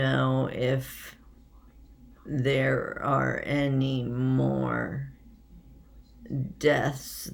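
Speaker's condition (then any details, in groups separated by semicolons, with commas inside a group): Essential tremor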